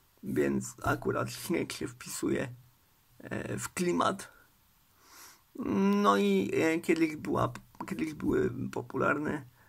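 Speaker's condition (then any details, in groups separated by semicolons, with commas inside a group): Cerebral palsy; uses wheelchair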